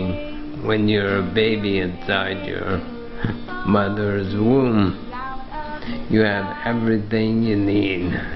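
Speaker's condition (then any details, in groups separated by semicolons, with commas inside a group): ALS; affects speech and breathing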